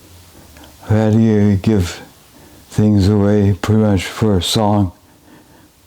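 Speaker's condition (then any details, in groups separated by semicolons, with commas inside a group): Advanced Parkinson's disease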